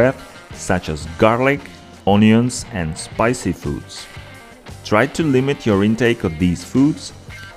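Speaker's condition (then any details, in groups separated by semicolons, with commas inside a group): No condition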